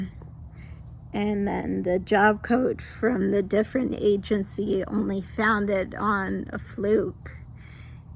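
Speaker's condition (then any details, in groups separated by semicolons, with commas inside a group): Mild cerebral palsy; mild form from birth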